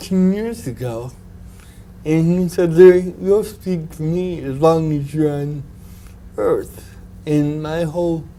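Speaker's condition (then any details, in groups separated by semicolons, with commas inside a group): Cerebral palsy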